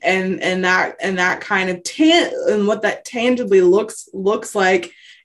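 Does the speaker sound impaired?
Yes: stuttering; stutter since childhood, lifelong, frequent, parents rewarded getting a full sentence out; ongoing frequent stutter, once avoided phone calls and speaking, now speaks publicly; frequent whole-word and part-word repetitions, fillers um and uh, revisions; here repeated sounds, repeated words.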